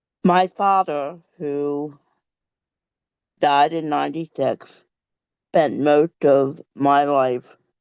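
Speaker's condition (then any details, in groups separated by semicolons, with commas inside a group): Cerebral palsy; speech therapy in childhood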